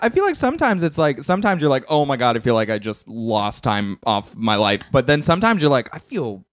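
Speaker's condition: No condition

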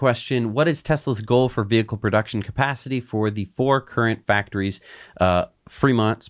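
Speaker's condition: No condition

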